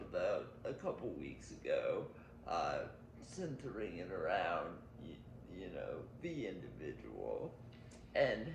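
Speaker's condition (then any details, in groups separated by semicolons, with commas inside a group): Cerebral palsy; powered wheelchair; nearly 20 years powered mobility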